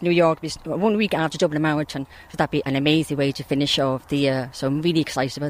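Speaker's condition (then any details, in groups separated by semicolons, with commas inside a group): Partial deafness; congenital, relies on lip reading, fluent in sign language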